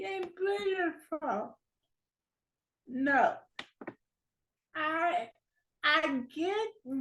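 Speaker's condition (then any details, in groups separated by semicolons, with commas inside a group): Cerebral palsy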